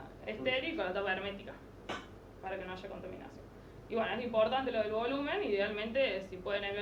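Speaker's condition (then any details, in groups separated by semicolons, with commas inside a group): No condition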